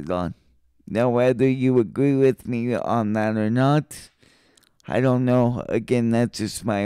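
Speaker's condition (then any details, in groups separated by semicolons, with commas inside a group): Cerebral palsy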